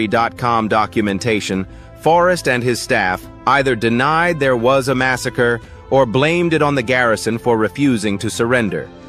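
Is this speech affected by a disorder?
No.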